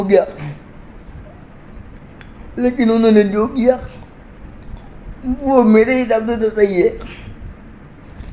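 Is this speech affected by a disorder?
Yes: cerebral palsy.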